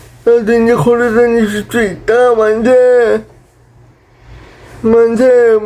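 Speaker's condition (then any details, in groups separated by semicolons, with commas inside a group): Brain lesion disability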